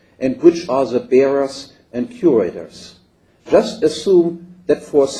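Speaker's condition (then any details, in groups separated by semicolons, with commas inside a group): No condition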